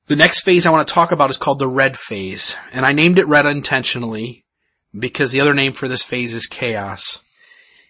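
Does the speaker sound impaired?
No.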